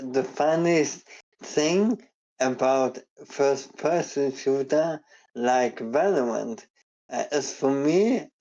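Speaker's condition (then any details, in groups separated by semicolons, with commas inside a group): ALS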